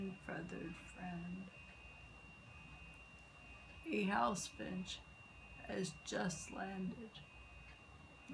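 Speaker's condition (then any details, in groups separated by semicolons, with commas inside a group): Multiple sclerosis; legs and arms affected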